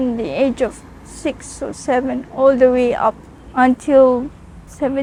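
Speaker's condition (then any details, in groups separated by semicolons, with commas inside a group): Cerebral palsy; years without physical therapy, now somatic movement work, improving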